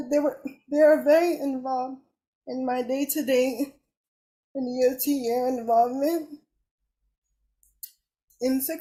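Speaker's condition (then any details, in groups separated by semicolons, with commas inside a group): Cerebral palsy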